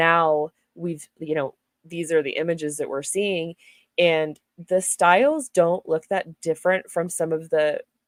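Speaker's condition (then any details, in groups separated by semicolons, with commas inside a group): No condition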